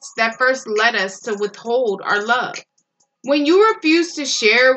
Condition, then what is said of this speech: None; typical speech.